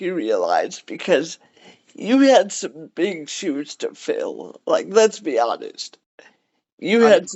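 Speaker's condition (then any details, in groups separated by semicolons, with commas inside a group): Cerebral palsy; cerebral palsy, wheelchair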